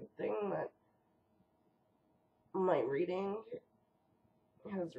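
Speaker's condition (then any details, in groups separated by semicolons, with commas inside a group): Cerebral palsy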